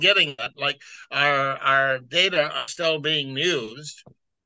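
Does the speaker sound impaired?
Yes: aphasia after stroke; aphasia caused by stroke; about 5 years since stroke; trouble with certain topics, numbers, pronouncing some words, knows what to say but slow.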